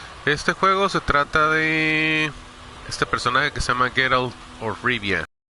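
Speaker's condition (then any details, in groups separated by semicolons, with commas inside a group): No condition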